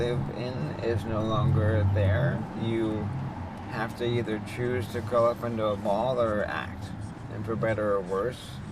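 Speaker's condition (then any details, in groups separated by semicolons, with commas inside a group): ALS; voice and hands affected; speaking a struggle, others read his words aloud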